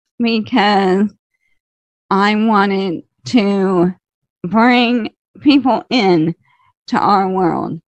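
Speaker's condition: ALS, slow progressing

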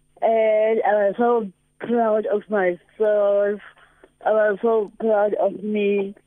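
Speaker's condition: Cerebral palsy; now swims and competes in adaptive surfing

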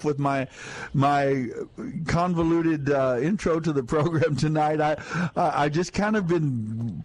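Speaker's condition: No condition

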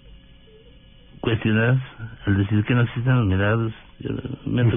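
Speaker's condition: Parkinson's disease; running and tennis

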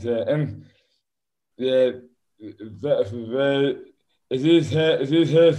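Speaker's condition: Dystonia; affects speech and hands

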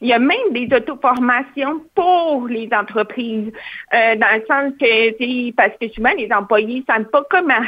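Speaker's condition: Hearing loss, cochlear implant; cochlear implant surgery at age four

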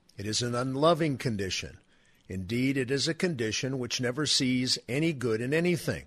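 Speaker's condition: No condition

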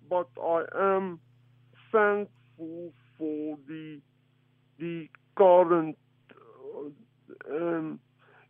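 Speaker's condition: Cerebral palsy; affects speed of communication

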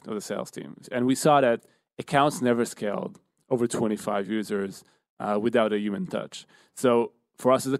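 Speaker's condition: No condition

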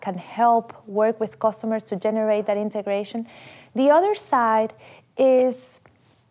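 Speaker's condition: No condition

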